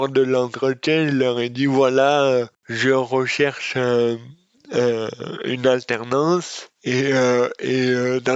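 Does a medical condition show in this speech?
Yes: dystonia; speech disorder.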